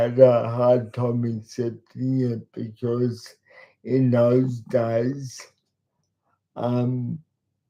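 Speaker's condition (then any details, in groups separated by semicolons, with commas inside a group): Cerebral palsy; from birth, oxygen loss at delivery; varies day to day; talks slowly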